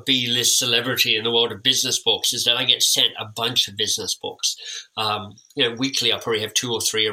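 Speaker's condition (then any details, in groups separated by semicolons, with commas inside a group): Cleft lip and palate; time with an orthodontist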